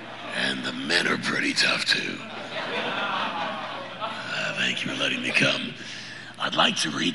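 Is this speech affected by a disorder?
Yes: laryngeal cancer; prior chemo and radiation.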